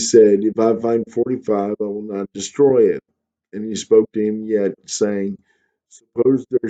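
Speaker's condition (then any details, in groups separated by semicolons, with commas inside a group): No condition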